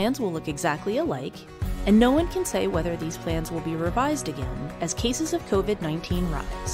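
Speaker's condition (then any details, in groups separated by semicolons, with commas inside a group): No condition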